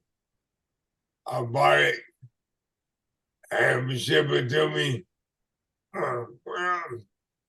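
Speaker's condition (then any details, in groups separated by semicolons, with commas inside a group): ALS/MND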